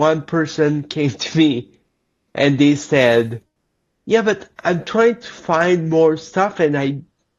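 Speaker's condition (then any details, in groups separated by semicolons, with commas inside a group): Cerebral palsy; lifelong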